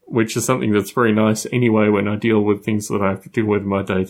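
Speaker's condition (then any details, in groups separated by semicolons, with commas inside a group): No condition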